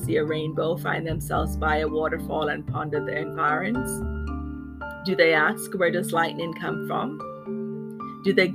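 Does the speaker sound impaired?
No.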